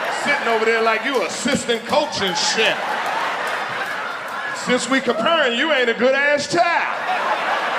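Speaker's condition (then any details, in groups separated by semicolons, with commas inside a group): No condition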